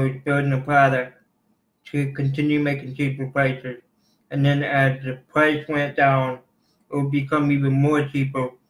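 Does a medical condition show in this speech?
Yes: cerebral palsy.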